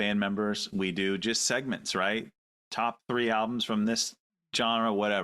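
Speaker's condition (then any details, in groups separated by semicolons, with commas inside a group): No condition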